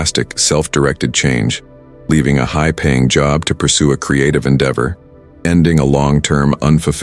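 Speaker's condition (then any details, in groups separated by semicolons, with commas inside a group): No condition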